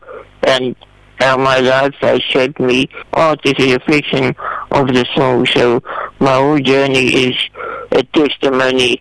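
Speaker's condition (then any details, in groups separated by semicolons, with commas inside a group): Spinal muscular atrophy type 2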